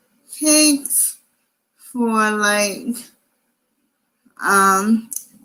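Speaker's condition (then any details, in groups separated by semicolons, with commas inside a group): Cerebral palsy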